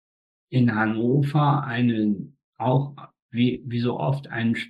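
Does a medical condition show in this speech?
Yes: spastic tetraparesis; birth injury, cord around neck, oxygen loss up to 15 minutes, all four limbs, facial paralysis; difficulties controlling speech.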